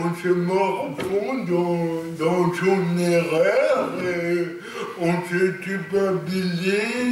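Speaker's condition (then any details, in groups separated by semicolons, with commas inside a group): Cerebral palsy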